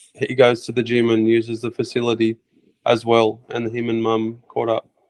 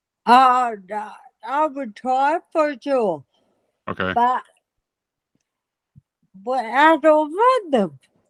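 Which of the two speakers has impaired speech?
The second: multiple system atrophy; parkinsonian type, cerebellar involvement; onset two years ago, balance problems, stem cell treatment; speech changes among early symptoms.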